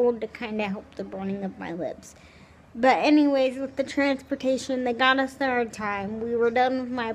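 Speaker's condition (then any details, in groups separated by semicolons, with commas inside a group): Cerebral palsy, spastic, severe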